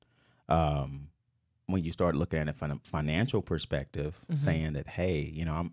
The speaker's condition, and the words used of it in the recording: No condition.